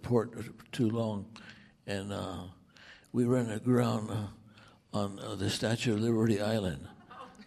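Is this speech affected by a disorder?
Yes: Parkinson's; over 14 years since onset.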